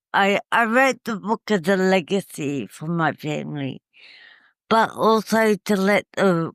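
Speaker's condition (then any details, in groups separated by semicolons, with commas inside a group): Cerebral palsy; uses wheelchair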